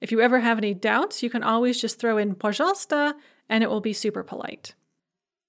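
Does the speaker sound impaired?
No.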